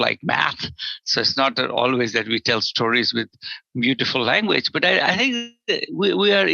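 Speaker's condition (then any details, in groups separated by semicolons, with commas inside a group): No condition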